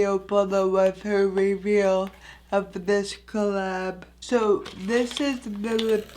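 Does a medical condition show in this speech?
Yes: anoxic brain injury.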